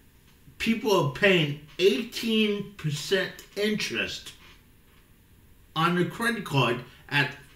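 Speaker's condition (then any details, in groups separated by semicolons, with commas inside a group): Cerebral palsy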